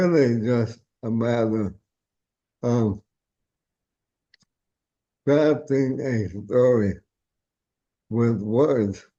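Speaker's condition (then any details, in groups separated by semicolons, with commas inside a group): ALS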